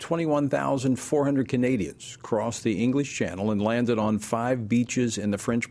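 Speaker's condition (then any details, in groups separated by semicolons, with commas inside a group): No condition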